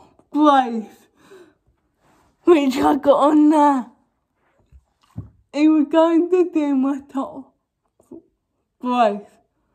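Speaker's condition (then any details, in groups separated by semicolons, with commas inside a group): Cerebral palsy; uses feeding aid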